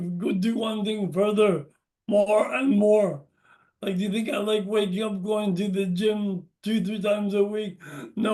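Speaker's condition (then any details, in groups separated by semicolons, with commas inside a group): Brain injury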